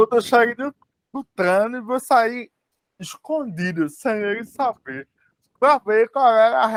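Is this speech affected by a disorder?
Yes: spastic cerebral palsy; answers coursework by voice.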